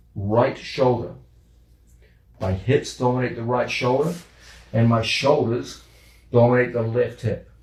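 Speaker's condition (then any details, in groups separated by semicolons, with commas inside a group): No condition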